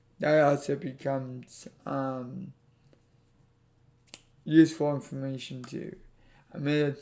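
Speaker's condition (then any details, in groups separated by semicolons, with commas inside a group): Cerebral palsy; affects legs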